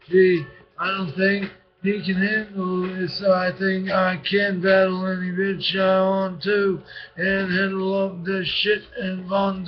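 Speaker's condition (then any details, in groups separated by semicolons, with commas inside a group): Brain injury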